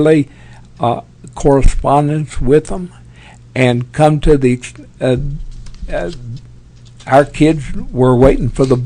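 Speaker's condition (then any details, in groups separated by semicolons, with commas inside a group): Parkinson's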